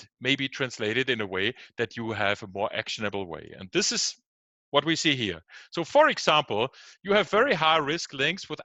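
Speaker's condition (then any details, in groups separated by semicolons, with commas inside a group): No condition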